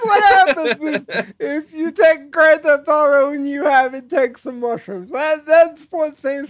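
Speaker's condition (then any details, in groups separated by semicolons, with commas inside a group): Cerebral palsy; chronic pain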